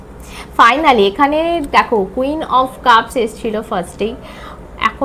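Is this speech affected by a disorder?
No.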